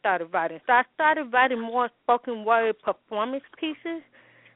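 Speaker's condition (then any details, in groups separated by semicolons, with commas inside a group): Hearing loss with speech impediment, congenital; hearing aids since 15 months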